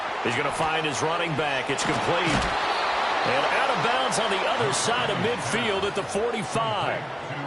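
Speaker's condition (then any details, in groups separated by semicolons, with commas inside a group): No condition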